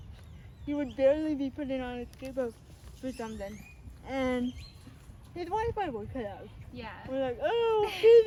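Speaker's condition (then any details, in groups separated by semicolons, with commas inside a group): Spastic cerebral palsy; uses wheelchair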